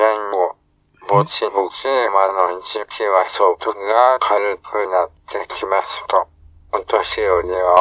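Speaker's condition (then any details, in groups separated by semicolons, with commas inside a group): ALS, speech-generating device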